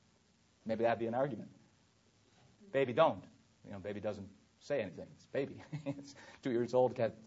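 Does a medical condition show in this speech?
No.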